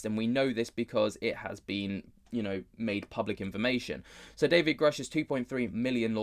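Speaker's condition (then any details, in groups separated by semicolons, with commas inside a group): No condition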